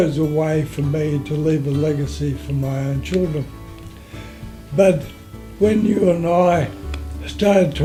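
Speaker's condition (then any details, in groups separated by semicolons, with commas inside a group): Motor neurone disease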